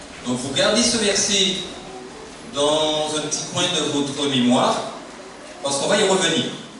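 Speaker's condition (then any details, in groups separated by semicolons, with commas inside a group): No condition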